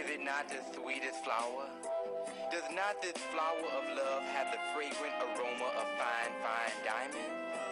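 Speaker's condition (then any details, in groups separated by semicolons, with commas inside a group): No condition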